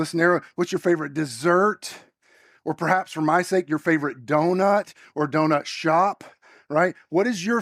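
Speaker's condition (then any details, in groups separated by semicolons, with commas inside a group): No condition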